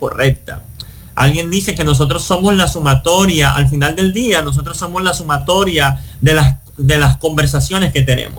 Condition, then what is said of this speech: Cleft palate. De hecho, aún después de 7 cirugías, mi fosa nasal sigue abierta.